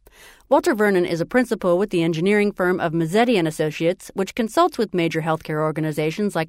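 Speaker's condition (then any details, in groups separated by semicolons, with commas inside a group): No condition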